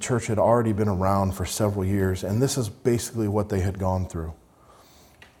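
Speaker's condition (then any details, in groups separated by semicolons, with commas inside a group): No condition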